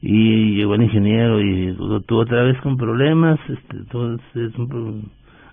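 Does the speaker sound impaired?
Yes: Parkinson's disease; stooped posture at times, loss of strength, walking, running and tennis prescribed by neurologist; under neurologist care, seen last week; voice sometimes trembles, sometimes not understood at all.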